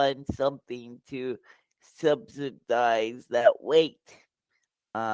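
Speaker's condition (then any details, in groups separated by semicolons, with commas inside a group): Cerebral palsy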